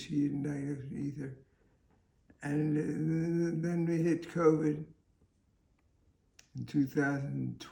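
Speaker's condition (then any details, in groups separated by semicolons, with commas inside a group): Multiple system atrophy; cerebellar type, balance, coordination, walking affected; several years since diagnosis, daily speech therapy, no medication; slurred, weak vocal cords, tongue, lips, poor swallowing, excess saliva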